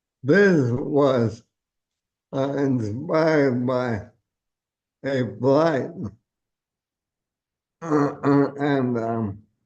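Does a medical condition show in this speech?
Yes: ALS.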